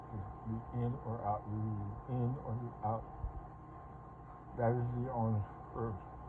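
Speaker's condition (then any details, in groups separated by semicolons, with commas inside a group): Parkinson's; speech impediment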